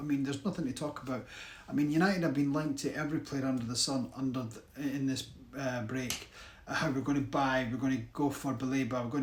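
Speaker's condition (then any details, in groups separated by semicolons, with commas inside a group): No condition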